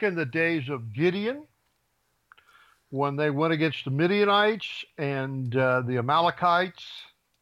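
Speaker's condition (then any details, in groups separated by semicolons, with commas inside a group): No condition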